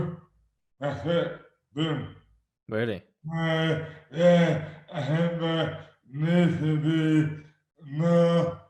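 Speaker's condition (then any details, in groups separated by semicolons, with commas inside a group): Dystonia; affects hands and speech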